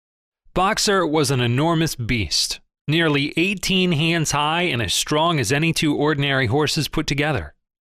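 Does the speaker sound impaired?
No.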